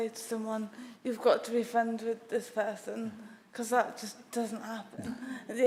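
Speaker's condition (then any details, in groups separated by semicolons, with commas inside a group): Acquired brain injury; car accident; could not talk for nearly two years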